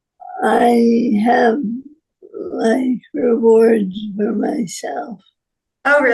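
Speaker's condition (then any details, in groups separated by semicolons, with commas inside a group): Parkinson's disease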